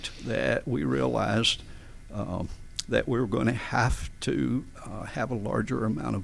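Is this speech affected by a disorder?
Yes: spasmodic dysphonia; adductor spasms, vocal folds slam together, voice problems when speaking to groups.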